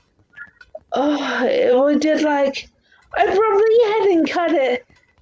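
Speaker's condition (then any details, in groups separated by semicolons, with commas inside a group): Cerebral palsy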